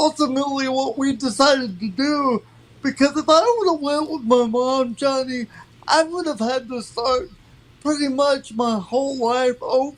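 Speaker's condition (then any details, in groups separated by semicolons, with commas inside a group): Cerebral palsy; from birth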